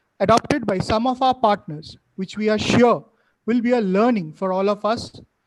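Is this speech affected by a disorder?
No.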